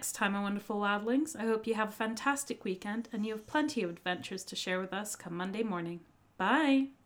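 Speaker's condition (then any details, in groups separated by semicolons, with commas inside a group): No condition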